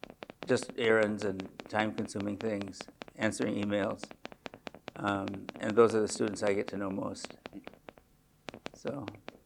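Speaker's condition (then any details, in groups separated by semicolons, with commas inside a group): Parkinson's disease; age 74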